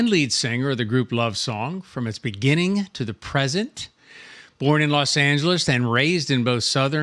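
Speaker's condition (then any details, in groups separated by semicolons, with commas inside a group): No condition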